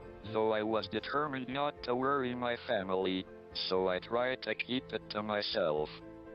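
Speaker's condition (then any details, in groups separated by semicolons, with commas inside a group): Amyotrophic lateral sclerosis, speech-generating device; tracheotomy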